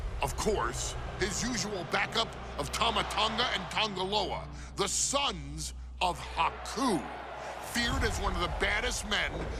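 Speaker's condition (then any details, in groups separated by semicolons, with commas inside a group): No condition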